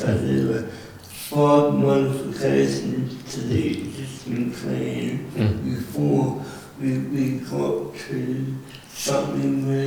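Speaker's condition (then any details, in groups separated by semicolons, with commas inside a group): Cerebral palsy; present since birth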